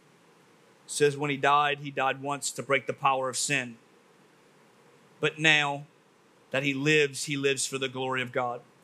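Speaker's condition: No condition

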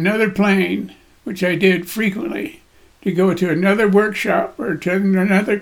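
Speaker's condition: Parkinson's disease; voice shakes, body shakes

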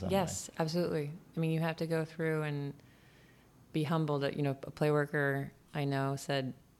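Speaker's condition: No condition

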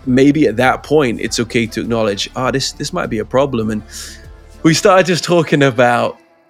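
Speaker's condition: No condition

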